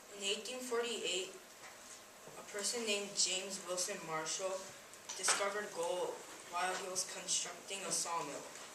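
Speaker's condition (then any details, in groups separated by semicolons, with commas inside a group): No condition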